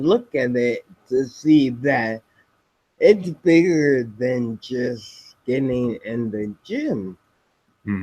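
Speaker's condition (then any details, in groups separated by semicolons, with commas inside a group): Spinocerebellar ataxia type 7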